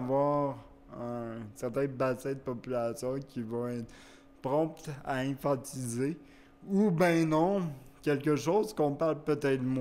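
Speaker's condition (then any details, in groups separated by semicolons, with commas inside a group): Cerebral palsy; wheelchair use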